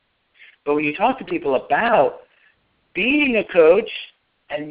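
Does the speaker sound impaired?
No.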